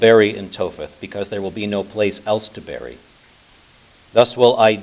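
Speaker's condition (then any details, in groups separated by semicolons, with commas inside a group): No condition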